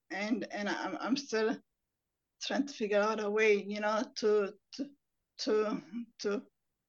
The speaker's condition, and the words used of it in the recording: Stuttering. And I still have a stuttering, so yeah.